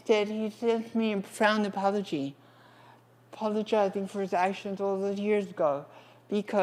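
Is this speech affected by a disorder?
Yes: cerebral palsy.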